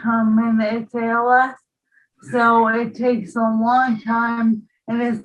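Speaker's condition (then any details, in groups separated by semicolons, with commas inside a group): ALS, bulbar onset; voice onset, voice-only symptoms six months; onset two years ago, diagnosed one year ago; early speech change, sounded drunk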